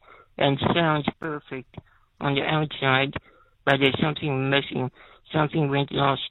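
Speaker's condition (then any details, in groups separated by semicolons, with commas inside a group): Spinal muscular atrophy, type 2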